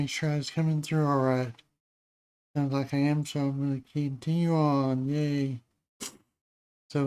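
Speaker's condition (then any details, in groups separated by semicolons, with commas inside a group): Parkinson's disease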